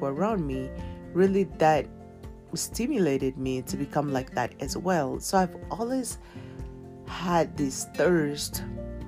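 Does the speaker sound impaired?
No.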